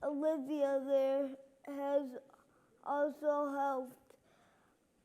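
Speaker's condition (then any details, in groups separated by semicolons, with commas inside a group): Cerebral palsy; left hand and left side affected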